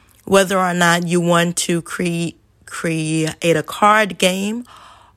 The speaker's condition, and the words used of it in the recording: Stuttering. Just bear with me, and the word will come eventually.